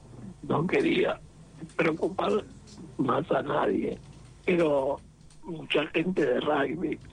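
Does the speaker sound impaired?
Yes: laryngectomy, esophageal speech; total laryngectomy for cancer of larynx and vocal cords, four complicated operations, totally mute after surgery; esophageal voice, very hard to relearn, sounds fairly clear, no assistive device.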